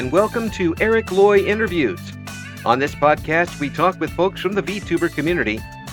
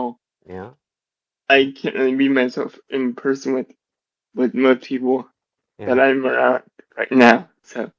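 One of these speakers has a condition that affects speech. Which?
The second: generalized dystonia; drops things with both hands, clumsy.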